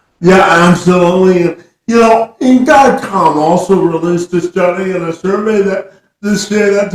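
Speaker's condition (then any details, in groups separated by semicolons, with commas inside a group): Cerebral palsy; from birth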